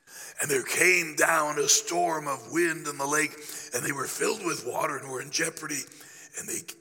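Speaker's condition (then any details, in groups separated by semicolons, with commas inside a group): Laryngeal cancer after radiation, growth on voice box treated with radiation and chemotherapy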